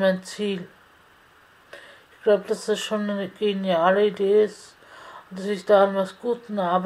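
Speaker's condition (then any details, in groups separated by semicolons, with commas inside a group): Spasticity from birth; multiple sclerosis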